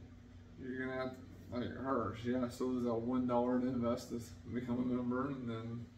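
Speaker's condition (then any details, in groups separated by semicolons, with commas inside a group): Traumatic brain injury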